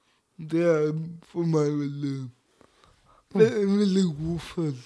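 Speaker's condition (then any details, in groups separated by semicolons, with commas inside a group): Cerebral palsy; speech difficulties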